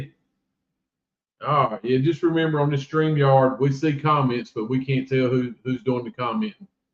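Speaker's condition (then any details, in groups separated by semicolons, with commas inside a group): No condition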